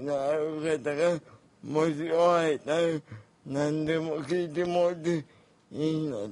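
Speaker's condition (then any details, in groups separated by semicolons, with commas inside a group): Cerebral palsy; congenital physical disability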